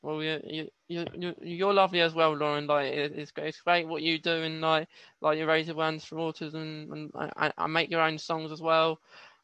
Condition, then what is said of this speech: Stuttering. I do get nervous about some things though, but like getting words out sometimes, I might stutter a little bit or something like that.